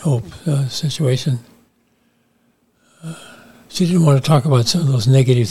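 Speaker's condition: Parkinson's disease; regular exercise including boxing

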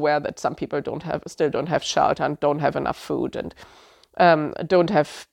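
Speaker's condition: No condition

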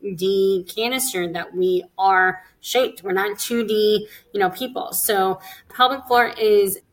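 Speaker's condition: Cleft lip and palate; several facial surgeries

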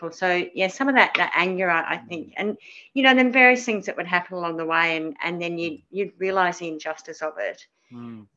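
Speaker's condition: Cleft palate; lots of childhood speech therapy

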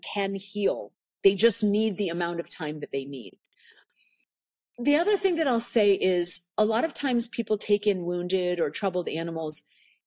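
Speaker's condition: No condition

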